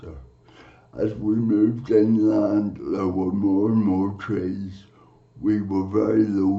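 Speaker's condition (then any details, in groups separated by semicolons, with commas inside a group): Cerebral palsy; from birth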